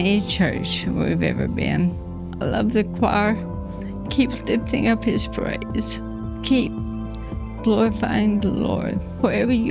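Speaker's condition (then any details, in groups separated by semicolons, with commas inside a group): ALS; voice problems began 3 years ago, worsening; voice problems, cannot sing, lacks energy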